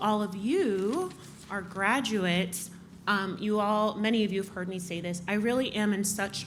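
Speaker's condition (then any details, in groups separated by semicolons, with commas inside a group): No condition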